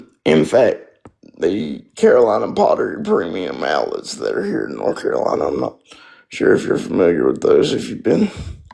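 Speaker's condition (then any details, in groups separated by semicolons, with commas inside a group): Spastic quadriplegic cerebral palsy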